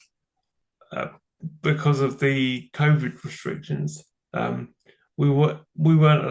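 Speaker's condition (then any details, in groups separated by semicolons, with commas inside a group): Cerebral palsy; from birth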